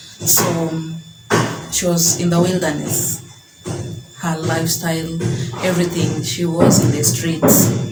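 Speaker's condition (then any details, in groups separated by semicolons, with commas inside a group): No condition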